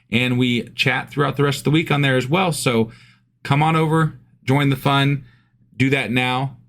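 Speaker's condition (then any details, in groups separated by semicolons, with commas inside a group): No condition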